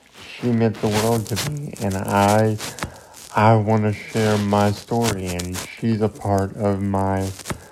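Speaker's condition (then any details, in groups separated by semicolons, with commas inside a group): Cerebral palsy; wheelchair user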